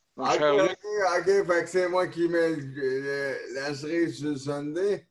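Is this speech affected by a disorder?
Yes: neonatal cerebral palsy; neonatal onset.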